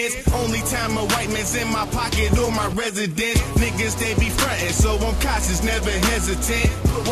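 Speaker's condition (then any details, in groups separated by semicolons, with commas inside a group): No condition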